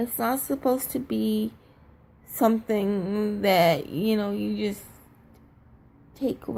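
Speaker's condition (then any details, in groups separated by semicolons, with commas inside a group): Cerebral palsy, triplegia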